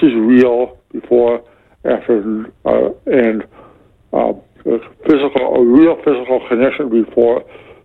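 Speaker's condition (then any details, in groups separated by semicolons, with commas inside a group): Medication-induced speech impediment; speech impediment caused by Abilify; speech impediment during call; tries hard to be understood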